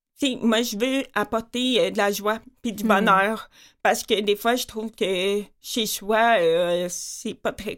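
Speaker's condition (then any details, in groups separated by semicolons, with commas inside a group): Profound deafness with cochlear implant, congenital; external magnet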